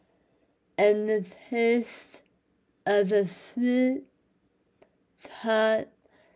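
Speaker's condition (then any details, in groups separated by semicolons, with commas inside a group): Speech loss after cancer treatment; speech improving, still struggles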